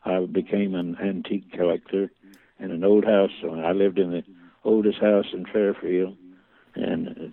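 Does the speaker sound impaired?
Yes: Parkinson's; symptoms began about 20 years ago, slowly progressive, out of business about 20 years; hand shakes, vision affected so cannot see anything, uses few brushes, broad watercolor washes.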